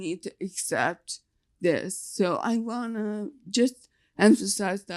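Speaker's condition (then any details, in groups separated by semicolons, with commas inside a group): Facial paralysis (nf2-swn)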